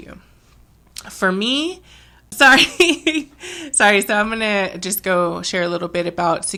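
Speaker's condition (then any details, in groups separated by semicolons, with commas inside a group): No condition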